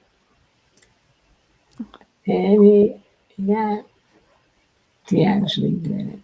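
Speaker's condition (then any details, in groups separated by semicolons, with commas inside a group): Multiple sclerosis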